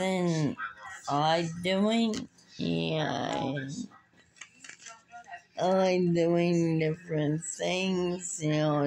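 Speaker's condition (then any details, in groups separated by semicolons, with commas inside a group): Muscular dystrophy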